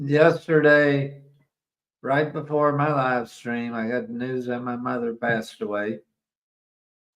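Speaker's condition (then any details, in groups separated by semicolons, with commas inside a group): ALS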